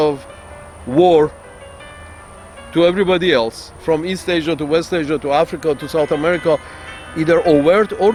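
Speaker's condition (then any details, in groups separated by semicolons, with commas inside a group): No condition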